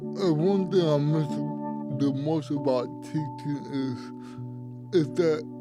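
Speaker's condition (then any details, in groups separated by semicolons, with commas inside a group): Cerebral palsy; congenital, tight muscles, affects walking and hands, past physical therapy for hand use; daily muscle relaxant three times a day; affects speaking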